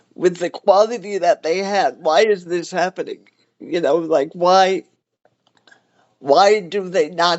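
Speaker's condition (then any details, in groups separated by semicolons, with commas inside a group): Cerebral palsy; cerebral palsy, wheelchair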